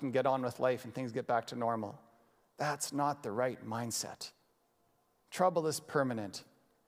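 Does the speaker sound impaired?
No.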